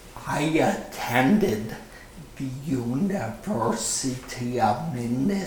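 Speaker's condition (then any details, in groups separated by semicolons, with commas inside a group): Stroke with paralyzed vocal cord; stroke at 35, craniotomy at Barnes Jewish Hospital, alphabet board early, left-hand writing; speaks lower and slower, singing voice part lost, public speaking difficult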